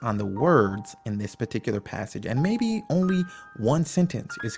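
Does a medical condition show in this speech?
No.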